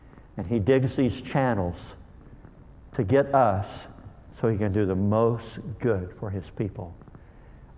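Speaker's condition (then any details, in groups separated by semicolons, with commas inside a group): Cleft lip and palate; called hair lip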